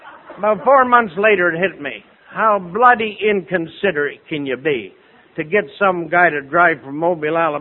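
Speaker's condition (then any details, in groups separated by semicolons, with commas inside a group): No condition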